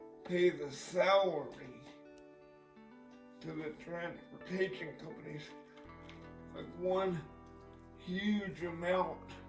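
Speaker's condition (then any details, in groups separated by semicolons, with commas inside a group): Cerebral palsy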